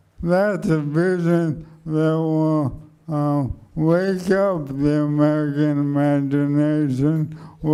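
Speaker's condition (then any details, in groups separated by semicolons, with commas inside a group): Motor neuron degeneration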